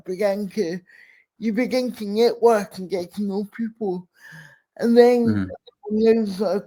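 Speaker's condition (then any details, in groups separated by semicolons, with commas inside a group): Cerebral palsy; speech impairment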